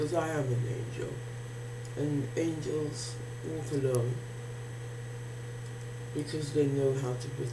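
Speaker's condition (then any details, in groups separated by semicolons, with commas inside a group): Facial palsy; can barely hear own speech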